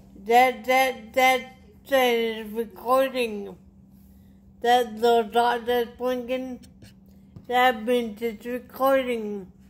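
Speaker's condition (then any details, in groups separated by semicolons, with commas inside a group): Traumatic brain injury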